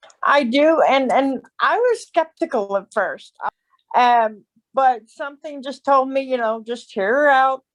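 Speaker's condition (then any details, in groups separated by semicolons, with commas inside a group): Cerebral palsy; speech noticeably atypical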